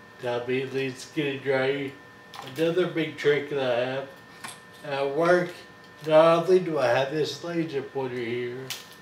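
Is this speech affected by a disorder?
Yes: Friedreich's ataxia; slightly slurred voice.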